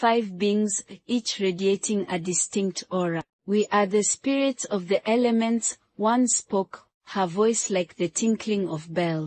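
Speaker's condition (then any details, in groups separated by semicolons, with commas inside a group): No condition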